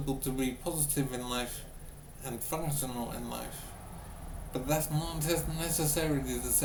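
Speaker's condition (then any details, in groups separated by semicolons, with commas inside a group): Brain injury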